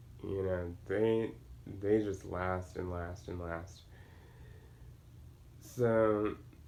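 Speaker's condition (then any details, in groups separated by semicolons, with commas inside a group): Cerebral palsy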